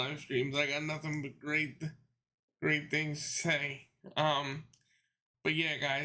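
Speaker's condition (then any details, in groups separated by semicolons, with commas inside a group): Cerebral palsy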